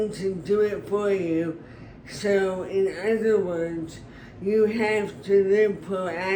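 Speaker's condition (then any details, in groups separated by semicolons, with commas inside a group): Brain injury; could not blow out candles for years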